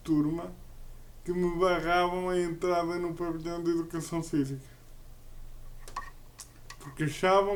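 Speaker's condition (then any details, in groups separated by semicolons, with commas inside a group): Cerebral palsy; uses a wheelchair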